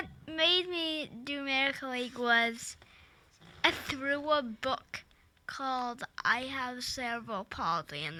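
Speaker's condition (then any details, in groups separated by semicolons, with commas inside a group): Cerebral palsy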